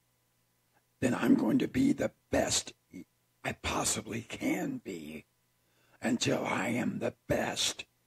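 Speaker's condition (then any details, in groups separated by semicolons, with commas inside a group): Throat cancer; tracheostomy tube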